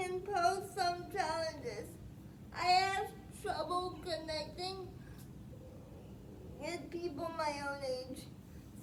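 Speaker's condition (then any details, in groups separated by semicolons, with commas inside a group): Spastic quadriplegic cerebral palsy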